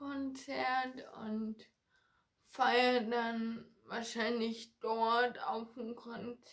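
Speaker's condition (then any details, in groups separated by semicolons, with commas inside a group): Ataxia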